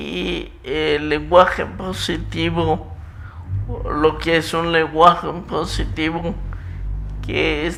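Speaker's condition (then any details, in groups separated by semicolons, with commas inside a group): Muscular dystrophy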